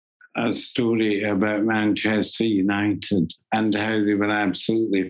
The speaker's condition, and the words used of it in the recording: Parkinson's disease. I used to sing. I used to do a lot in the theatre. And I can't do that anymore.